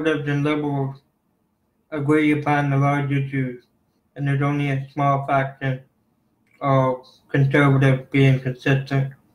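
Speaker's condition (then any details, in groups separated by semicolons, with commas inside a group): Cerebral palsy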